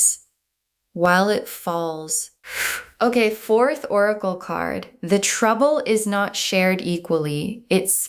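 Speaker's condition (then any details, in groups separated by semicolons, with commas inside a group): No condition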